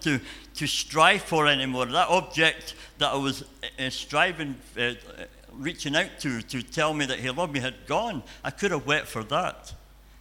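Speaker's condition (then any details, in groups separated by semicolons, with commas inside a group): Cleft palate and cleft lip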